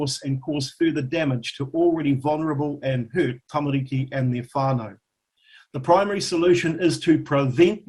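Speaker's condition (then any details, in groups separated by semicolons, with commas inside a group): No condition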